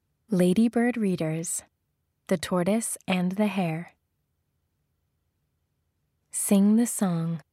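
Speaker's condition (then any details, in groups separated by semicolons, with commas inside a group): No condition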